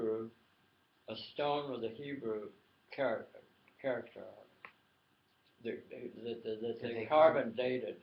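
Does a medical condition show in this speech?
Yes: tongue cancer.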